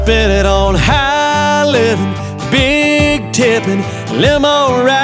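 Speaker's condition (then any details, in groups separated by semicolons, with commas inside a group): No condition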